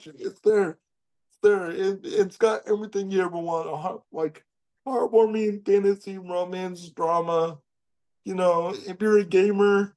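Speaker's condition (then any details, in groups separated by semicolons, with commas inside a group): Cerebral palsy; jokes of having voice for print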